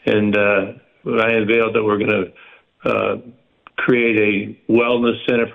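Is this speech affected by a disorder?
Yes: Parkinson's; stays active.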